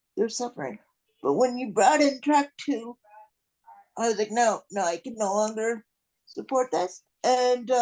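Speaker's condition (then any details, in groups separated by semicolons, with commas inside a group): Cerebral palsy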